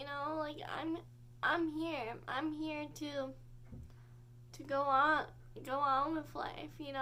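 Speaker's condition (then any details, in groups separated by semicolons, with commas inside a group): Cerebral palsy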